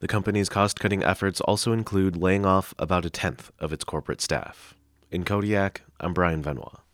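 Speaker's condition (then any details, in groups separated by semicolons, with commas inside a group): No condition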